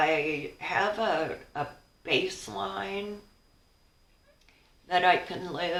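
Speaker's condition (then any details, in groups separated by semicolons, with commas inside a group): ALS; implanted port; weak cough, swallowing problems, throat spasms, voice starting to quiver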